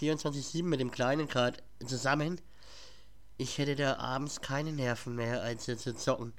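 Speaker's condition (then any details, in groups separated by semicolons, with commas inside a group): Cleft palate; has a cold at recording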